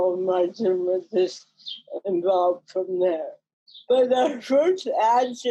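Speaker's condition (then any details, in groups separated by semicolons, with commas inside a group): Cerebral palsy; mild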